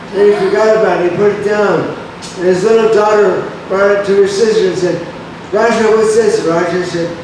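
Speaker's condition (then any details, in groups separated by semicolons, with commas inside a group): Brain injury; severe, occupational therapy after hospitalization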